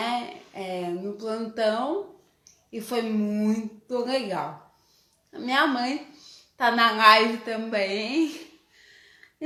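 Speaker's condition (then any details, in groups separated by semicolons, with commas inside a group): Cerebral palsy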